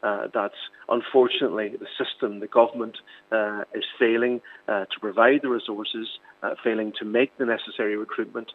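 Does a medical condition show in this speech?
No.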